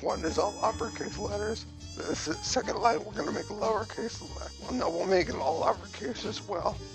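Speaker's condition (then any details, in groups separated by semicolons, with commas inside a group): Cerebellar ataxia from brain tumour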